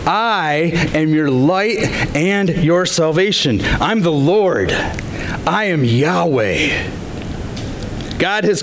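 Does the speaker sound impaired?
No.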